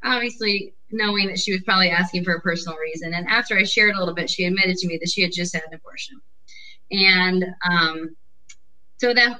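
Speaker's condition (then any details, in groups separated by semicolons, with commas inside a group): No condition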